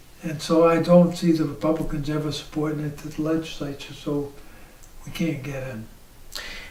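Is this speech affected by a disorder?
Yes: ALS.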